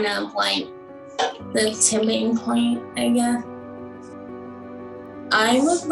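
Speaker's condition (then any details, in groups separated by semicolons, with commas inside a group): Friedreich's ataxia; degenerative neuromuscular, cognition unaffected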